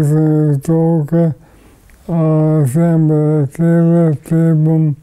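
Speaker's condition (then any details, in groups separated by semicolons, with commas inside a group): ALS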